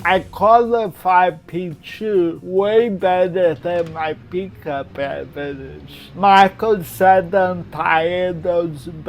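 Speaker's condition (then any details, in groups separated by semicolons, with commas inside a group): Cerebral palsy; present from birth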